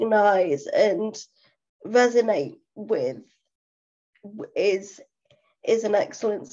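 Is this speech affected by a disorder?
Yes: cerebral palsy; full-time wheelchair user.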